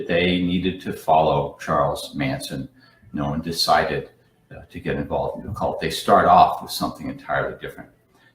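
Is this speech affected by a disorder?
No.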